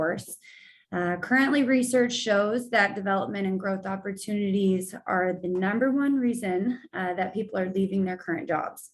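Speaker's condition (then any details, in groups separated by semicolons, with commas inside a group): No condition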